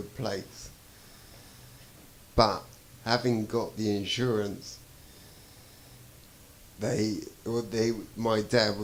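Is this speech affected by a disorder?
Yes: traumatic brain injury.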